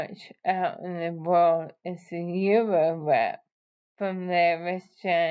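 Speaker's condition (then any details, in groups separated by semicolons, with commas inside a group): ALS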